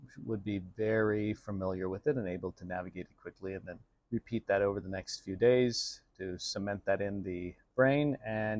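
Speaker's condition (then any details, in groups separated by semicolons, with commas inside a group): No condition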